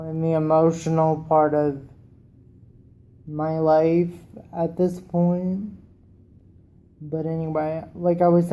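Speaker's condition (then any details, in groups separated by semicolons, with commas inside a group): Cerebral palsy; wheelchair user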